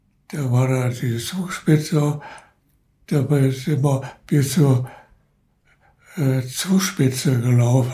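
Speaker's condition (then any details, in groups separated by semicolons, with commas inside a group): Parkinson's disease; could not speak properly during earlier sudden spinning vertigo episode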